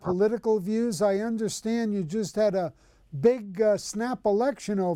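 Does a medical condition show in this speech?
No.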